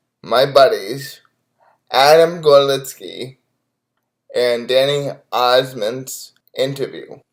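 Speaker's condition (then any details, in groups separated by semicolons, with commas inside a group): Cerebral palsy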